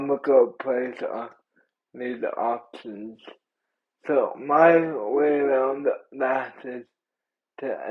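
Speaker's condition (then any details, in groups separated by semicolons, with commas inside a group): Cerebral palsy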